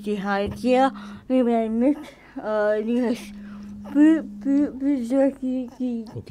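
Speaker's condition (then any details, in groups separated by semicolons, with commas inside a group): Cerebral palsy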